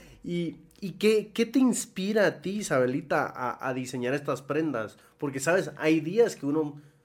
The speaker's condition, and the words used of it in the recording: No condition.